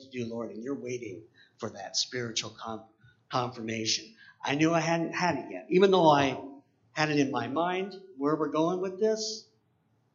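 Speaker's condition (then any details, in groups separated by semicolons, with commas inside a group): Cleft palate; congenital cleft palate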